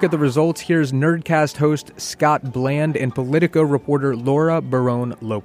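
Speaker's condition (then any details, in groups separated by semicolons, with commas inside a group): No condition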